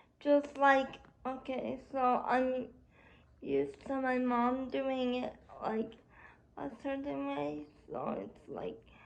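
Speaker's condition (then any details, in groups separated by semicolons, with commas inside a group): Cerebral palsy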